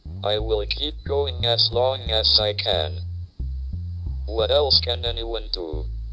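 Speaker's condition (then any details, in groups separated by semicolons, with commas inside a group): ALS, speech-generating device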